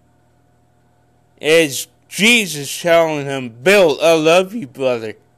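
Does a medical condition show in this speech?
Yes: cerebral palsy; congenital cerebral palsy.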